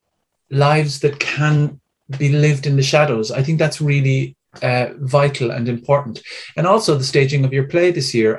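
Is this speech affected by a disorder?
No.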